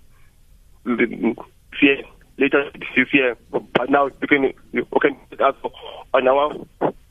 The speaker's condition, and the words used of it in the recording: Stuttering. And then I think now I have that confidence to speak, because now even the job I'm working on, like, I'm required to speak every day on the phone.